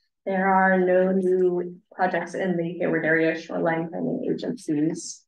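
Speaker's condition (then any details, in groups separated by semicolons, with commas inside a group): No condition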